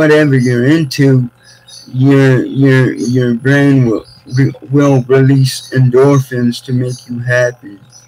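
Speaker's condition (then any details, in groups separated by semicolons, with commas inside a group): Cerebral palsy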